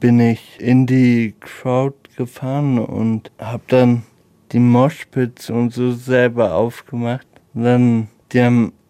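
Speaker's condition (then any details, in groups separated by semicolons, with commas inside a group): Friedreich's ataxia; rare incurable nerve disease, affects balance, motor skills and heart, onset at age 12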